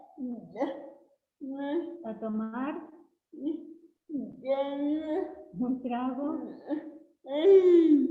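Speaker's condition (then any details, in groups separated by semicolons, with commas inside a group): Cerebral palsy; since birth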